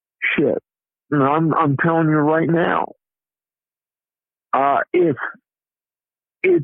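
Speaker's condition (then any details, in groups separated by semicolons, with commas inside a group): Cerebral palsy; diagnosed a few days after birth, low birth weight of 3 lb 11¾ oz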